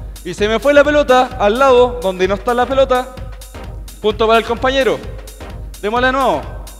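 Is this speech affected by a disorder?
No.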